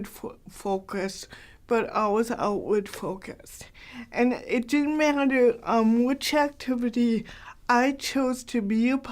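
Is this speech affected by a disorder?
Yes: cerebral palsy, mild; hard to understand.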